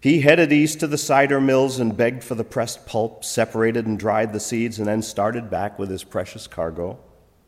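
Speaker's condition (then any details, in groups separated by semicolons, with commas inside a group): No condition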